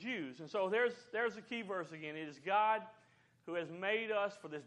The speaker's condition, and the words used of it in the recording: None; typical speech.